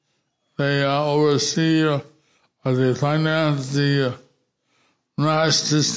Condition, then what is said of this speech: Stroke. So some are not used to hearing me speak, so what I say will be repeated by Ignat Gordas.